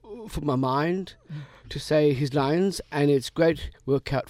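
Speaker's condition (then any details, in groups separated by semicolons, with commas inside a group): Down syndrome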